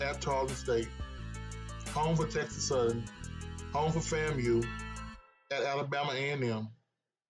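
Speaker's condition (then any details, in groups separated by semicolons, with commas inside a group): No condition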